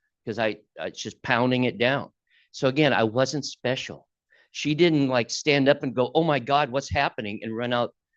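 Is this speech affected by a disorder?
No.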